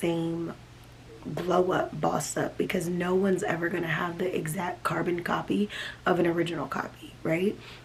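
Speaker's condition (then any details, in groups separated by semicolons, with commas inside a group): No condition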